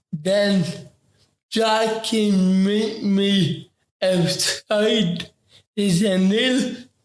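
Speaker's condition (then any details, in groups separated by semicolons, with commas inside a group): Ataxic cerebral palsy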